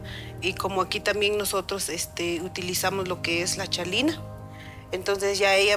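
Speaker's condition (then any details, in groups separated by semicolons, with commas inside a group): No condition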